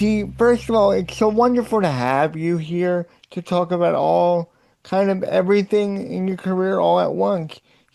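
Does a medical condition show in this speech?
Yes: cerebral palsy.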